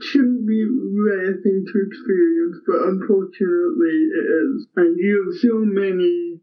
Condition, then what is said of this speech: Cerebral palsy. Affects the way I walk, it affects my speech and my swallowing, and my balance and those sorts of things.